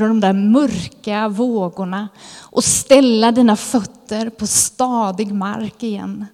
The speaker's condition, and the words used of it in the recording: None; typical speech.